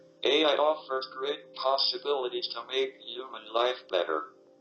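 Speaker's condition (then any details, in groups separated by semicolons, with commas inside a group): ALS, speech-generating device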